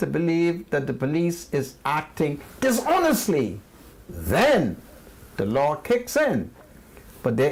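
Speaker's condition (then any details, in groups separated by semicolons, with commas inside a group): No condition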